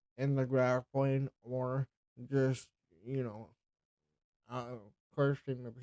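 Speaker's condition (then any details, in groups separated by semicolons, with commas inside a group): Cerebral palsy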